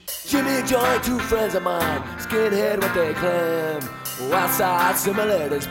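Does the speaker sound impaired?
No.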